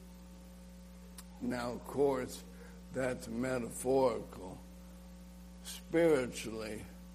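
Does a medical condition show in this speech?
Yes: ALS; ALS (amyotrophic lateral sclerosis, Lou Gehrig's), nerve disease attacking nerves and muscles; slurred, slow speech, choking, spitting, swallowing problems.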